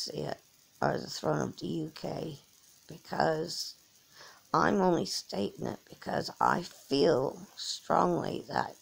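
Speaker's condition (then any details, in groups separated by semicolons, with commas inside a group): Cerebral palsy; from birth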